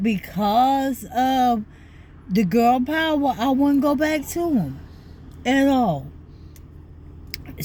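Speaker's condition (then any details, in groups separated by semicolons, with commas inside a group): ALS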